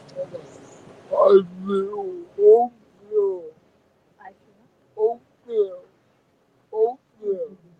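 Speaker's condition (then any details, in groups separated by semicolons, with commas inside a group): Severe cerebral palsy; severe, types with toes, past surgery; more pain since surgery, fatigue; speech hard to understand, wife interprets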